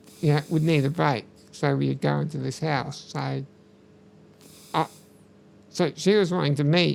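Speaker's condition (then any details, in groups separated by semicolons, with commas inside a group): Muscular dystrophy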